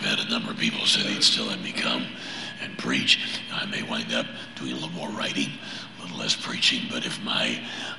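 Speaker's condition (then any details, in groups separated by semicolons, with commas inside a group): Laryngeal cancer; laryngectomy scheduled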